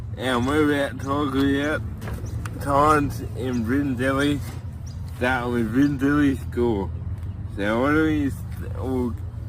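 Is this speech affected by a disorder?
Yes: cerebral palsy; from birth, tight muscles.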